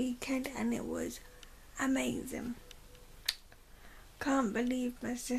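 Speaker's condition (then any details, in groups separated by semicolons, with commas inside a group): Cerebral palsy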